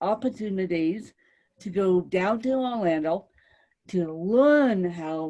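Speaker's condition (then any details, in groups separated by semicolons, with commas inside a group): Cerebral palsy, mixed, moderate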